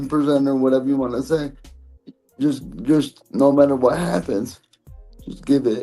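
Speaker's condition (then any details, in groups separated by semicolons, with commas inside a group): Cerebral palsy; present from birth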